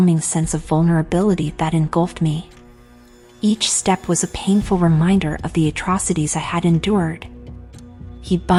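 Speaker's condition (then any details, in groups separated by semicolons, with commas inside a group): No condition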